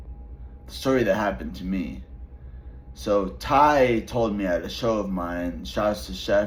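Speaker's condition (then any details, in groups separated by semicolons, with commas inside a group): Traumatic brain injury; 20-foot fall, surgery; relearned talking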